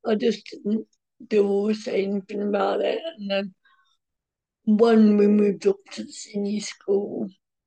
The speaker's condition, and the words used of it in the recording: Cerebral palsy. Luckily for me, mine is only what you call slight cerebral palsy, so it affects my speech a little bit, and I wobble a little bit when I walk.